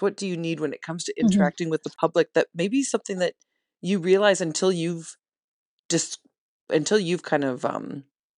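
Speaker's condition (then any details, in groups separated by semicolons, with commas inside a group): No condition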